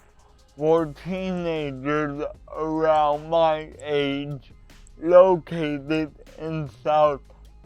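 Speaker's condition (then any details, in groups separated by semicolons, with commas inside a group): Cerebral palsy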